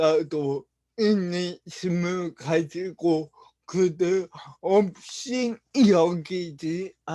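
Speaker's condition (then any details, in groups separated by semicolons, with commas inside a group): Brain lesion disability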